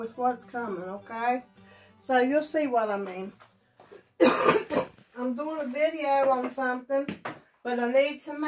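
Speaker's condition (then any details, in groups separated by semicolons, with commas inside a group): No condition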